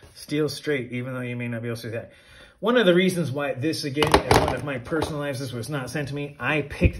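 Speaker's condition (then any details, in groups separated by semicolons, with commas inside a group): No condition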